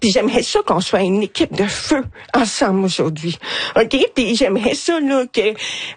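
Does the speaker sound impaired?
Yes: hard of hearing; hard to tell who is speaking in a group; substitute teaching, asks class to raise hands, write, point or show.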